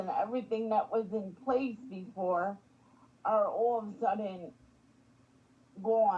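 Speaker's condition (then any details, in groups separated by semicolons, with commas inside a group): Spastic quadriplegic cerebral palsy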